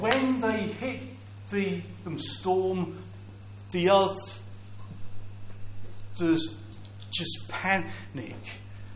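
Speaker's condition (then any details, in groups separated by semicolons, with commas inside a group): Stammer; repeated sounds, blocks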